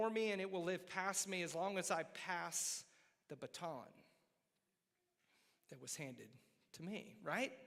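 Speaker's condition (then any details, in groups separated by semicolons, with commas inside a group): No condition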